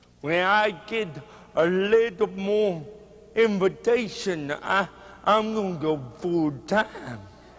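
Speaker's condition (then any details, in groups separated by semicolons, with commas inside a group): Cerebral palsy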